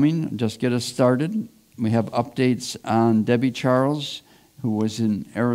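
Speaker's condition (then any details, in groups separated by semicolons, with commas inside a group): No condition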